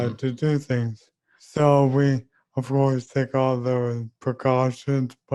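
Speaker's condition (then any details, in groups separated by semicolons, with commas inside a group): ALS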